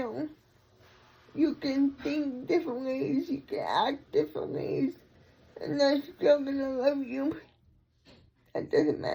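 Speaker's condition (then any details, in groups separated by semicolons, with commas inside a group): Cerebral palsy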